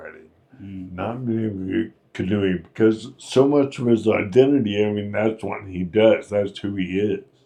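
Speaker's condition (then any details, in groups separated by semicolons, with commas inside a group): Friedreich's ataxia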